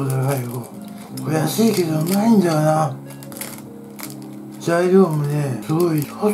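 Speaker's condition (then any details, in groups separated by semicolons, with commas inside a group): Tongue cancer, partial glossectomy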